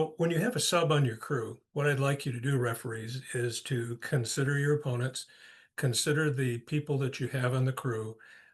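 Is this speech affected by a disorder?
No.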